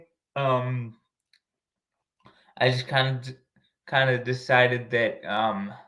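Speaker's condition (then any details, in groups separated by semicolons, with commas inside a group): Cerebral palsy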